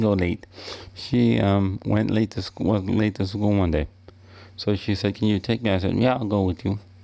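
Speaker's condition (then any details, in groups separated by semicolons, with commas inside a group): Cerebral palsy; wheelchair user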